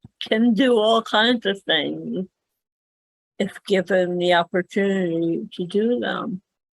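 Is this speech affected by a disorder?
Yes: cerebral palsy; speaks better than types.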